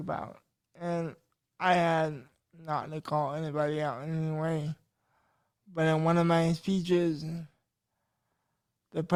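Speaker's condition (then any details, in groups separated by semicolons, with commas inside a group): Cerebral palsy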